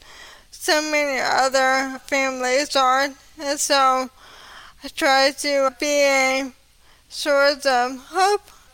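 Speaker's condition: ALS; quickly progressed to walking with cane

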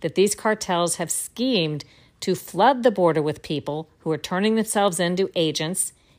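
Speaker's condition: No condition

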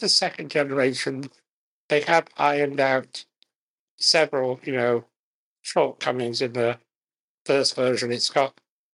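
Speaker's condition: Muscular dystrophy; can just about speak, effortful enunciation, limited breath, uses fewest words to conserve breath

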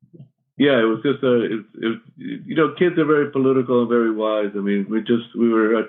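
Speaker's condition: Parkinson's; shaky voice, may stumble on words

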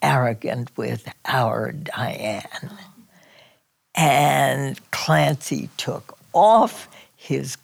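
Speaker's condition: Spasmodic dysphonia; vocal cords crunch down unnaturally

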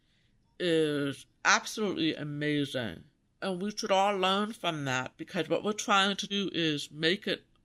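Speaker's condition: Profound deafness, congenital rubella deafness

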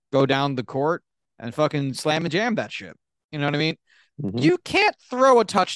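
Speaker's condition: No condition

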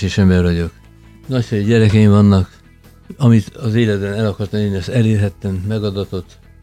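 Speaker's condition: Parkinson's disease

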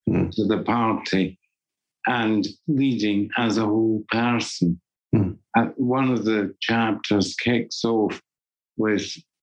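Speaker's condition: Parkinson's disease; deep brain stimulation surgery, two brain implants with controller

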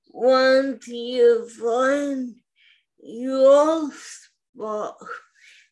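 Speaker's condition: Spastic quadriplegic cerebral palsy; in 40s, accidental spasm, hit host during recording

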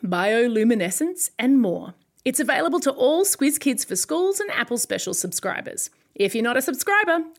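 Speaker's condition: No condition

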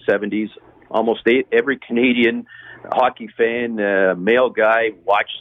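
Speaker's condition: No condition

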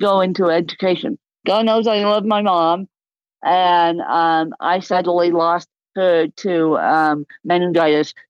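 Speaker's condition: Cerebral palsy, moderate; can talk

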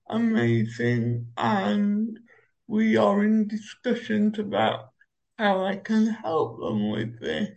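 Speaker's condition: Cerebral palsy; uses Omeo wheelchair

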